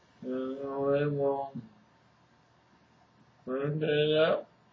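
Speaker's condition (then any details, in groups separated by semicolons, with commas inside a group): ALS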